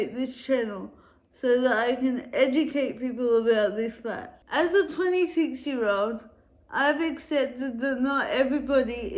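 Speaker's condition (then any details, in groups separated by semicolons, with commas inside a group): Cerebral palsy; affects walking and speech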